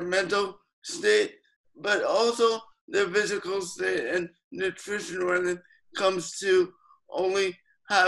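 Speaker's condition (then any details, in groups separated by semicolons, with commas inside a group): Cerebral palsy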